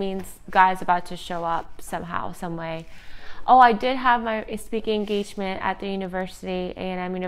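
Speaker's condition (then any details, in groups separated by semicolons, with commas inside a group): No condition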